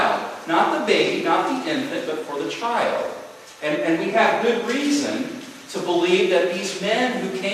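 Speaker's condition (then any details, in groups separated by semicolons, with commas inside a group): No condition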